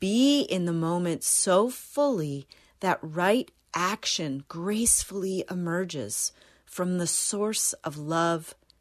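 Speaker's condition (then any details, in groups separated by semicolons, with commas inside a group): No condition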